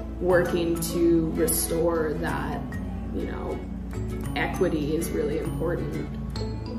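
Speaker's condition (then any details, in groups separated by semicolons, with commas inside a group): No condition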